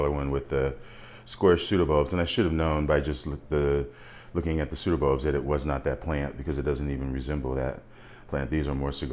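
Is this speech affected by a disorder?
No.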